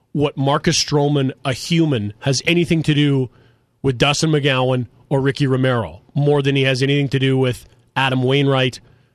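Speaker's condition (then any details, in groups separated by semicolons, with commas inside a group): No condition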